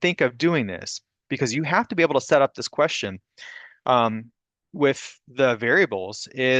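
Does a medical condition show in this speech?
No.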